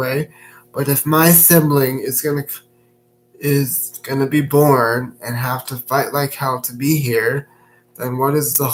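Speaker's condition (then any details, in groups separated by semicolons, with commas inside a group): Cerebral palsy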